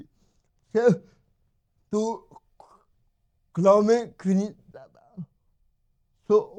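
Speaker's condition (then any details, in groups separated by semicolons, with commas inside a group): Cerebral palsy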